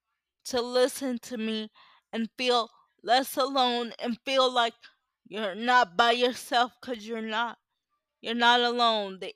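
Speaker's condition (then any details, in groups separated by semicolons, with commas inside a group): Cerebral palsy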